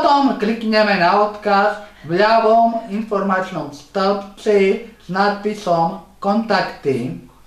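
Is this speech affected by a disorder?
No.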